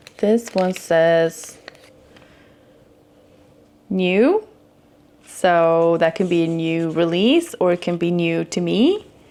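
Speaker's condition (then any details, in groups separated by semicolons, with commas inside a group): No condition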